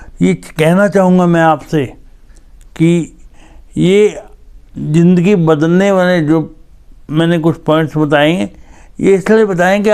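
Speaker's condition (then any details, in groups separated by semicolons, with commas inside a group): Cerebral palsy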